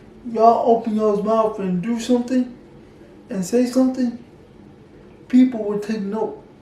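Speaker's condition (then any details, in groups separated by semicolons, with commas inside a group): Cerebral palsy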